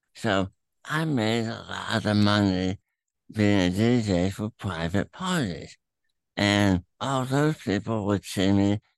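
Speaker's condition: Throat cancer, tumor through tongue, attached to epiglottis

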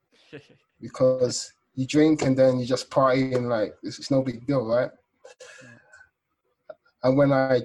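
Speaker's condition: Stutter; lifelong stutter, onset before age 7 per parents, mother and brother stuttered, childhood speech therapy ineffective; breathing patterns, nervous system and stress work, techniques when needed, open acceptance; formerly very severe, many silent blocks, situational; now much improved in most situations, still stutters; prolonged sounds

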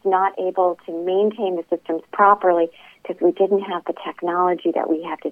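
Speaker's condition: No condition

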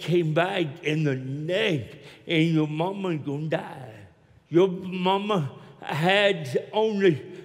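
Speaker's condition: Cerebral palsy; still walks with limp

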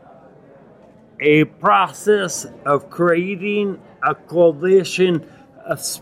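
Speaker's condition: Acquired ataxia with dysarthria, acquired; Lance-Adams syndrome; not progressive, myoclonus, impaired balance and hand coordination, no cure or medication offered

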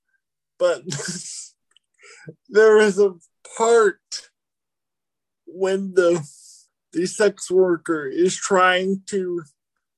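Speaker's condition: Cerebral palsy

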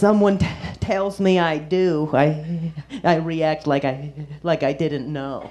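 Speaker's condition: Stuttering; noticeable to audiences, sometimes taken as faked voice; stutters during stand-up comedy performance; repeated words, blocks

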